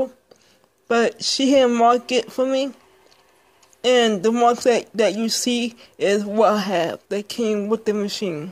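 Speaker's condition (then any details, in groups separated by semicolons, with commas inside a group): Speech impairment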